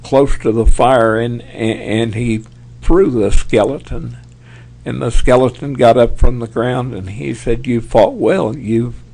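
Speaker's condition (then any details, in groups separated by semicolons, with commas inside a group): Parkinson's; tremors as early symptom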